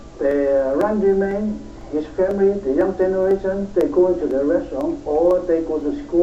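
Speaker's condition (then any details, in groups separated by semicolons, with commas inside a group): No condition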